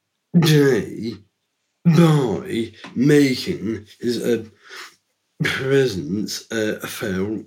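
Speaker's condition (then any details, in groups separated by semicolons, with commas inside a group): Down syndrome; three copies of chromosome 21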